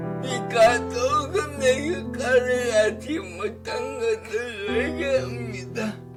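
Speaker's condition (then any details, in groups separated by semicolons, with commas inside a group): Brain lesion disability grade 1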